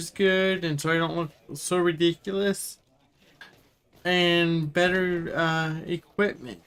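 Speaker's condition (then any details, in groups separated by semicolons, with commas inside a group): Cerebral palsy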